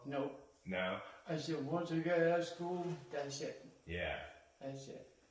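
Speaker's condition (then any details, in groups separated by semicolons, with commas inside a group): Cerebral palsy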